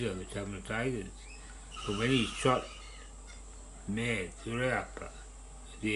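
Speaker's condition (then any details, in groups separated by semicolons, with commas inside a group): Parkinson's disease; idiopathic per hospital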